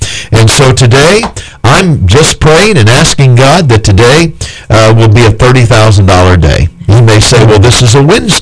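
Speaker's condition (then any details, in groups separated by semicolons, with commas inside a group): No condition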